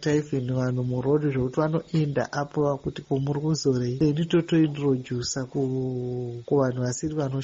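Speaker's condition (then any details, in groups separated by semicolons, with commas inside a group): No condition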